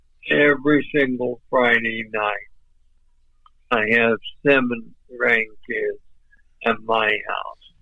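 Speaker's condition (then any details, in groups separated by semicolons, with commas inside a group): ALS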